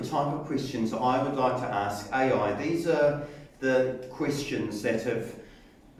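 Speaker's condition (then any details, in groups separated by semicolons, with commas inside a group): No condition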